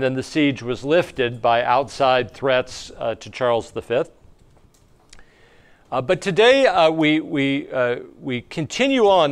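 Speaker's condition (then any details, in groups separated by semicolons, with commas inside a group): No condition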